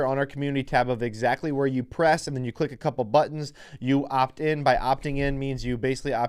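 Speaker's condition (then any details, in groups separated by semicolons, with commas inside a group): No condition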